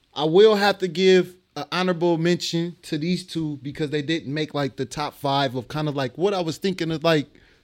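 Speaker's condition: No condition

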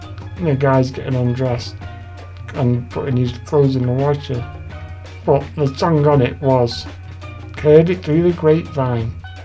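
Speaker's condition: Duchenne muscular dystrophy; diagnosed at age 5, about 23 years ago

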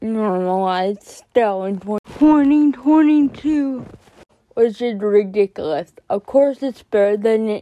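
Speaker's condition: Cerebral palsy; more jerking in class

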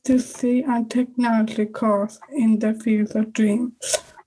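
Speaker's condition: Down syndrome; speech and language therapy since childhood, takes longer to learn; 22 years old, attends communication groups run by speech and language therapists; therapy helps to speak up clearly, ask questions, have conversations, communicate better

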